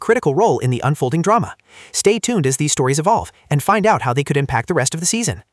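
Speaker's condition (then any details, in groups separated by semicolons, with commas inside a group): No condition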